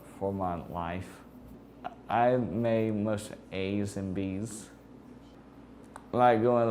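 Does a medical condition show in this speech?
Yes: cerebral palsy; present from birth.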